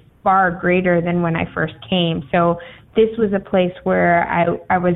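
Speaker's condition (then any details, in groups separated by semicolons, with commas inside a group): No condition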